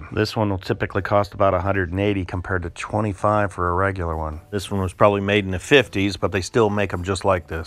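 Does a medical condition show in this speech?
No.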